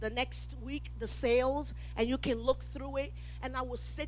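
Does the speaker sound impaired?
No.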